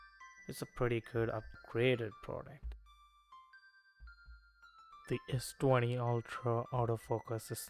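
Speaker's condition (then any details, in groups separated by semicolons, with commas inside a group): No condition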